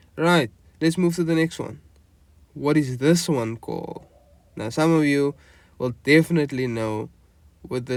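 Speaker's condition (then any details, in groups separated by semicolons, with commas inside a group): No condition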